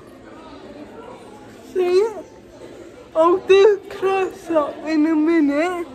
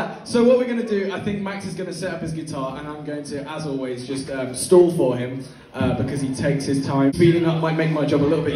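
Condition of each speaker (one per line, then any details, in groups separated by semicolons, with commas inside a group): Cerebral palsy; uses feeding aid; sounds a little funny, breathing affected, recent voice trouble
No condition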